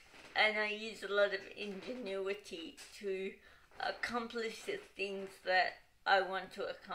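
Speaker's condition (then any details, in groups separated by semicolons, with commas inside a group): Cerebral palsy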